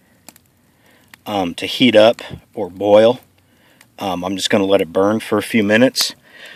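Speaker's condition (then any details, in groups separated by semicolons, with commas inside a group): No condition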